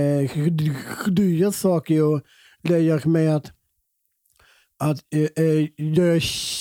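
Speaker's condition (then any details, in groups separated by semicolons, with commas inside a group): Down syndrome; present from birth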